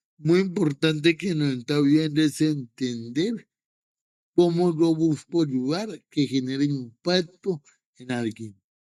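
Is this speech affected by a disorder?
Yes: cerebral palsy.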